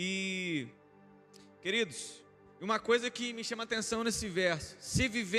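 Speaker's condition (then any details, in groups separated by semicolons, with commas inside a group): No condition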